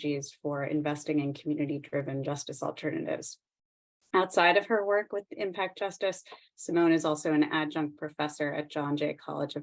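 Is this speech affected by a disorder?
No.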